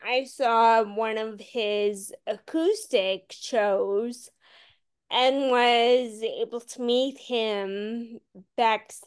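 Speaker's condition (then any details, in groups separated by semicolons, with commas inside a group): Friedreich's ataxia; voice worsened, cadence and slurring getting worse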